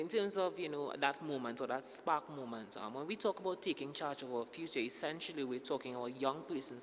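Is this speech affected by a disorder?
No.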